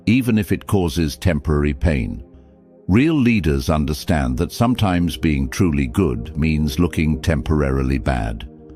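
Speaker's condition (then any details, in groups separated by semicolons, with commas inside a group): No condition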